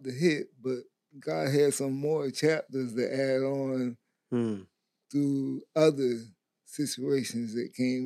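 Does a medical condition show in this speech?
Yes: stroke; slurred speech mother could not understand at onset.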